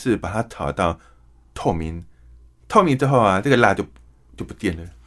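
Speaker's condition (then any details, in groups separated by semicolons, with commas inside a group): Hearing impairment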